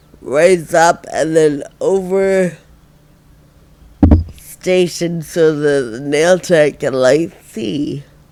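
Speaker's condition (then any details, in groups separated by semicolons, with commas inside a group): Friedreich ataxia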